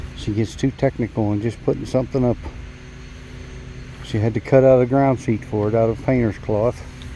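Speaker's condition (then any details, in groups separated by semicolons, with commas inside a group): No condition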